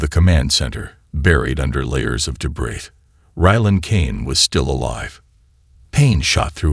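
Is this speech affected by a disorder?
No.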